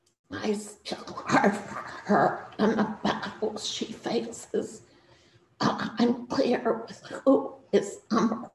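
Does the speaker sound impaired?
Yes: spasmodic dysphonia; trouble speaking, unable to speak normally, voice produced in spasms.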